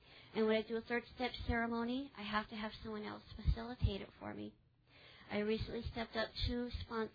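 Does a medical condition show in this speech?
Yes: cleft palate; congenital, repaired age 3, 14 adult teeth missing, dental surgeries, hip bone graft above upper lip; infant feeding difficulty with weight loss, ongoing dental problems.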